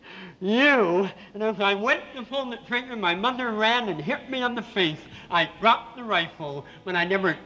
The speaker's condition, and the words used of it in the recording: Cleft palate. So you'll have to listen very carefully to understand him over the radio.